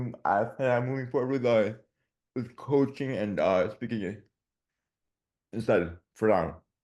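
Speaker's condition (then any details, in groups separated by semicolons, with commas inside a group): Dystonia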